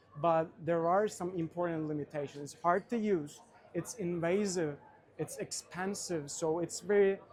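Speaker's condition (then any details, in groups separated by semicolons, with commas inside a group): No condition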